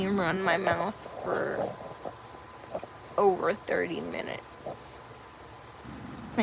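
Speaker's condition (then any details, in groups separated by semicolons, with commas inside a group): Cerebral palsy; able to speak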